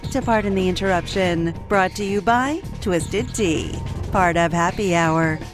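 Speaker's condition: No condition

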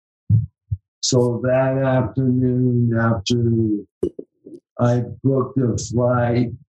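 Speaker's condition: ALS; spasticity

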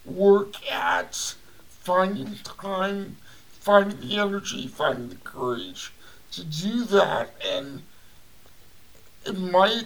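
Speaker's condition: Cerebral palsy; brain damage affecting balance and coordination

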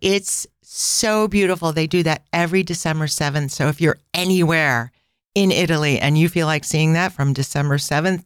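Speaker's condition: No condition

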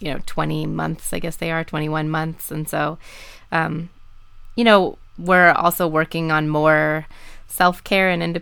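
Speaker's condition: No condition

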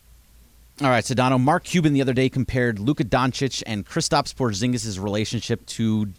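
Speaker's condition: No condition

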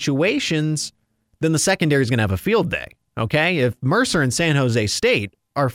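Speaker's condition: No condition

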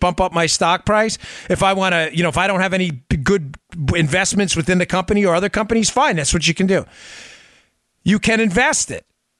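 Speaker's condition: No condition

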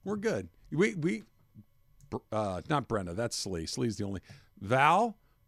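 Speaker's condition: No condition

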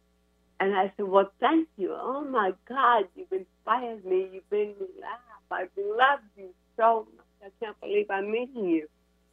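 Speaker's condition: Cerebral palsy; from infancy

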